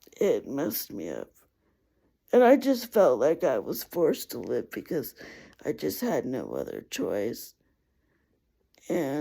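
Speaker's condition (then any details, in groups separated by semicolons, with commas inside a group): Cerebral palsy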